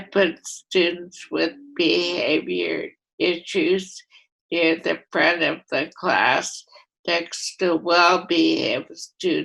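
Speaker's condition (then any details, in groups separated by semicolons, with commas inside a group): Primary lateral sclerosis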